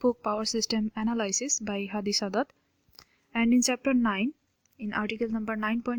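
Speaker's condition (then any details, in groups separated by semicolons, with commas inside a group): No condition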